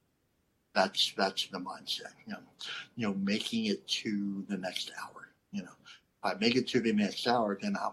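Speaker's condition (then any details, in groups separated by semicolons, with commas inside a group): Cleft lip and palate; lisp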